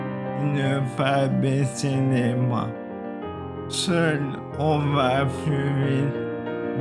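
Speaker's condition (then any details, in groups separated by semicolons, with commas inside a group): ALS (maladie de Charcot); uses wheelchair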